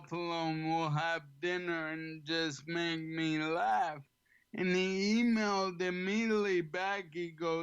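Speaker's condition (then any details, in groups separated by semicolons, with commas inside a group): ALS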